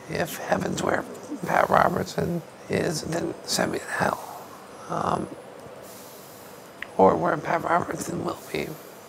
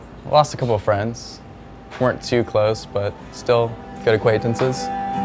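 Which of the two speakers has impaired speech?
The first: ALS; young man, hospital bed.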